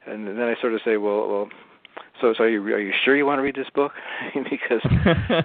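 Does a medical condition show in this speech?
Yes: Parkinson's disease; diagnosed while still working.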